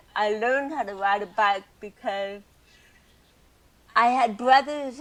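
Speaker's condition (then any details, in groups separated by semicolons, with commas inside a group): Cerebral palsy; present from birth, cervical spinal cord surgery C1-C7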